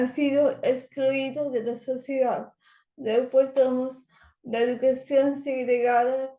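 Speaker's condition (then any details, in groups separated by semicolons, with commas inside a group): Cerebral palsy; language areas of brain affected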